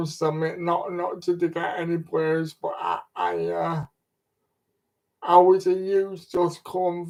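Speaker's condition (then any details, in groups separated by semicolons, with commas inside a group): Cerebral palsy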